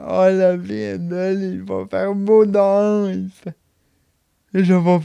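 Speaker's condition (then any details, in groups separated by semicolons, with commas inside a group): Cerebral palsy; age 31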